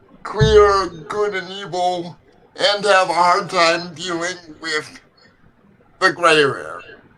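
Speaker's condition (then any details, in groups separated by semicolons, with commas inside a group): Cerebral palsy; legs affected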